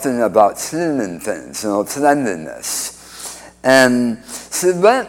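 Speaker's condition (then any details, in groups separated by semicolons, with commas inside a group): Speech impediment after cancer surgery; radiation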